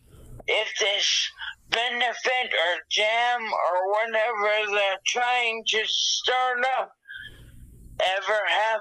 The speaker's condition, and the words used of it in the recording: Dysarthria. And I have what's called dysarthria, which affects the speech.